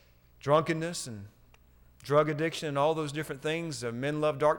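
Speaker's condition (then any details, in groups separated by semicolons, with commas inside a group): No condition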